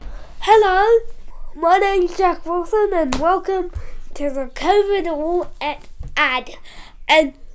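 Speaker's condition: Cerebral palsy; age 11, COVID infection day one to two, double vaccinated, feeling unwell

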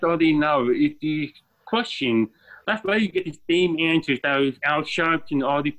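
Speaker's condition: Deafness, born deaf

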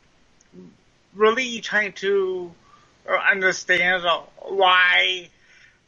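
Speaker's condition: Cerebral palsy, mild; speech impediment present during recording

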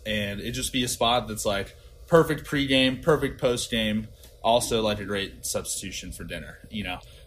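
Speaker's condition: No condition

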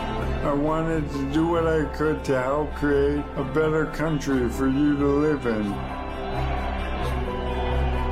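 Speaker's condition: ALS; progressive, within a year affecting every body part including voice, later eye-gaze computer speech; newly diagnosed, about a year since onset, muscles weakening, ventilator anticipated; voice changed and weakening, losing ability to speak

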